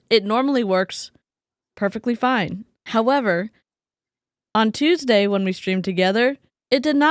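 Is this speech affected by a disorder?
No.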